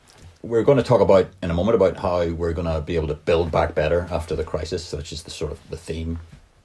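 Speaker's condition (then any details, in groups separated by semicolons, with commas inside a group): No condition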